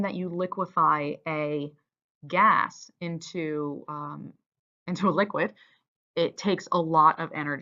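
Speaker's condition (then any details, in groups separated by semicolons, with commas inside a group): No condition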